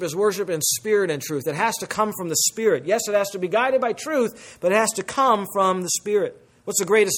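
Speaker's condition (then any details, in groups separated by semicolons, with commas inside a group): No condition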